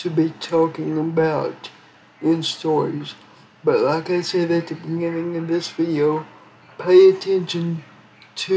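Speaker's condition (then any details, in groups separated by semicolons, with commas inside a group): Cerebral palsy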